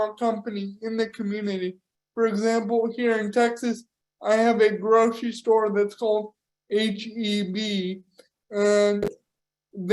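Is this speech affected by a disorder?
Yes: cerebral palsy; power wheelchair.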